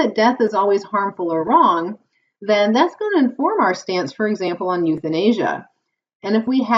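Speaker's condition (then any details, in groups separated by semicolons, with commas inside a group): No condition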